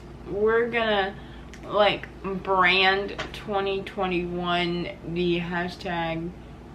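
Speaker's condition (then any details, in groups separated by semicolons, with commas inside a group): Cerebral palsy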